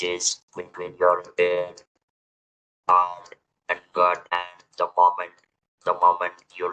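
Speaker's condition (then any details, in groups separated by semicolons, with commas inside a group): Throat cancer, electrolarynx user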